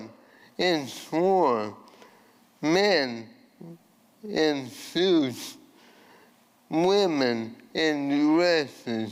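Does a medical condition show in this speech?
Yes: ALS.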